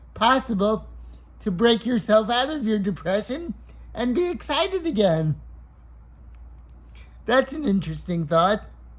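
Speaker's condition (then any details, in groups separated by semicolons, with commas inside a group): Cerebral palsy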